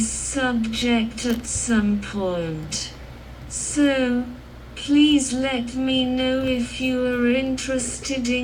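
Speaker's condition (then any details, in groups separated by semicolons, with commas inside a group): Cerebral palsy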